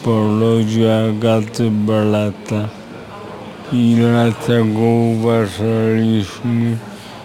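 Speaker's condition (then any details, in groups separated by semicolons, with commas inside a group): Aphasia; earlier rehabilitation in Konstancin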